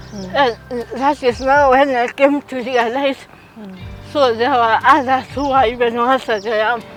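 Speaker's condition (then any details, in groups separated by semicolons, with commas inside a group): Cerebral palsy; from birth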